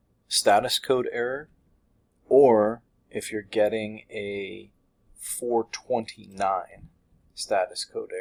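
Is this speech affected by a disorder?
No.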